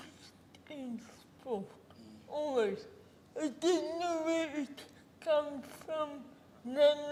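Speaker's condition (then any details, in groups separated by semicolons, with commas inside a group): Cerebral palsy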